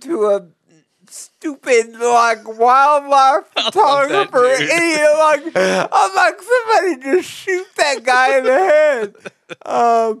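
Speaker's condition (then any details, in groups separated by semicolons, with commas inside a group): Cerebral palsy; difficulty typing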